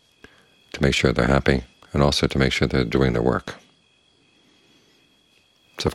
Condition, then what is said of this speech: None; typical speech.